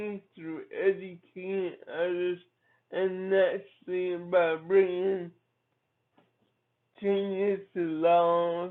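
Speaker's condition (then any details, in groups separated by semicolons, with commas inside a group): Cerebral palsy; from birth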